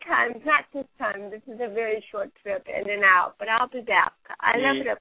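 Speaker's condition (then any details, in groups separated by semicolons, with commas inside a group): Cerebral palsy; since birth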